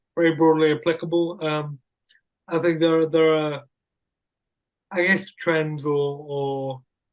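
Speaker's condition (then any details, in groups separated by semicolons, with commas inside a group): Cerebral palsy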